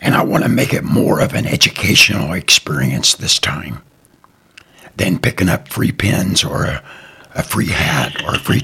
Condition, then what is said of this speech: Laryngectomy. And if it's someone that I have never met, never spoken to, it catches them off guard at times.